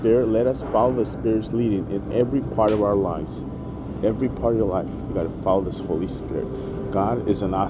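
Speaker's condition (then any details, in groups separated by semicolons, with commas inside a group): No condition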